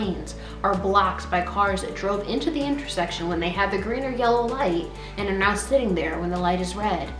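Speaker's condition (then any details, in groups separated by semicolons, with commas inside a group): No condition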